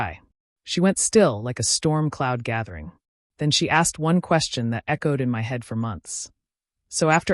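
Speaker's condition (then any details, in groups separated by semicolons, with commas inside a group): No condition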